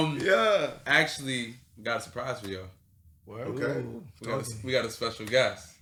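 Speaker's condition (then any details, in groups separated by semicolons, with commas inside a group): No condition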